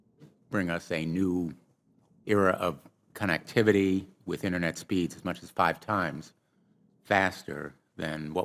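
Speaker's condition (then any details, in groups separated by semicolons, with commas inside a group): No condition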